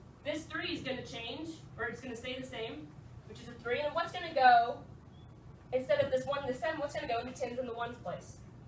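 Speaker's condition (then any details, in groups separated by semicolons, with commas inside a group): No condition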